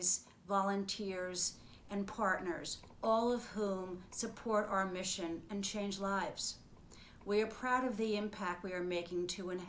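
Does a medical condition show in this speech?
No.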